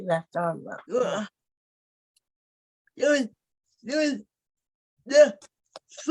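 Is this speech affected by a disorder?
Yes: cerebral palsy; present from birth.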